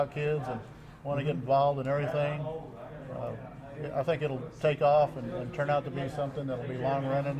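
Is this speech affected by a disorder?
No.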